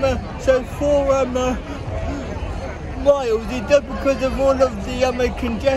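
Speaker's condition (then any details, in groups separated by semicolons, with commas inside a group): Cerebral palsy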